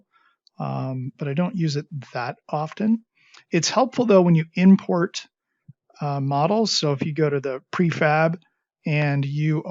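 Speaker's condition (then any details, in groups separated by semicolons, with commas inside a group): No condition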